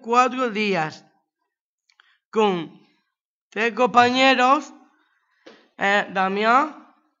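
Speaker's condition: Down syndrome; age 20

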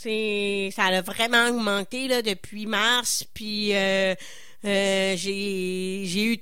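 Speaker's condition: Hearing loss; uses some hearing device; hearing feels slightly worse, considering cochlear implant, audiologist referral to specialized organization

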